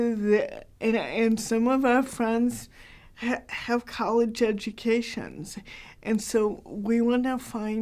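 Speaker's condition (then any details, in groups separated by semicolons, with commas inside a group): Cerebral palsy, mild; hard to understand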